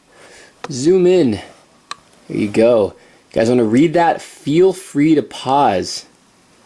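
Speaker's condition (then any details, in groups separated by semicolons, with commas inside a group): No condition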